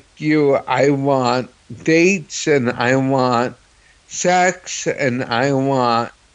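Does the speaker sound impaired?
Yes: cerebral palsy; others sometimes ask why speech sounds funny or different, host hears New York accent, no typical CP voice.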